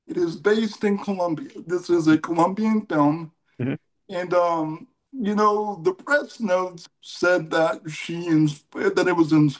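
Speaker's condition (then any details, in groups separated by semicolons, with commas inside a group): Cerebral palsy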